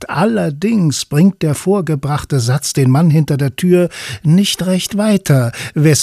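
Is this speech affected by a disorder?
No.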